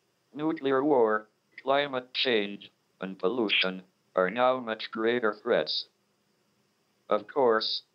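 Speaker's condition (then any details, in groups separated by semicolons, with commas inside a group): Motor neuron disease (ALS), speech-generating device; body hardly works at all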